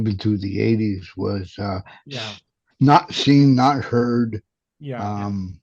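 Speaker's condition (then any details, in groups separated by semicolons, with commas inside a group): Cerebral palsy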